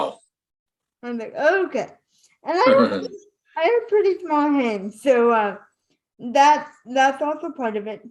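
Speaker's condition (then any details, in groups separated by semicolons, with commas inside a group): Spastic cerebral palsy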